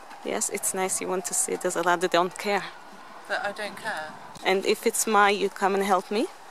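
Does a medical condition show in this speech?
No.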